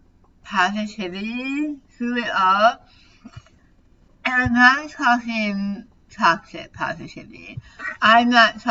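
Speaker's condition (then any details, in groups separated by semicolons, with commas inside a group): Tongue cancer surgery; over half of tongue removed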